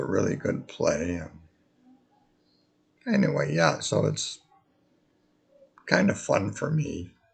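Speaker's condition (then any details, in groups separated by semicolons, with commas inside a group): Multiple sclerosis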